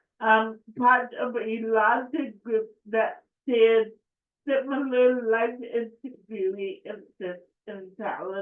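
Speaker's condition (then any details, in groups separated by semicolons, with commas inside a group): Cerebral palsy; affects speech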